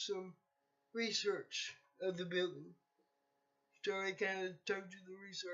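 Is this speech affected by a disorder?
Yes: cerebral palsy.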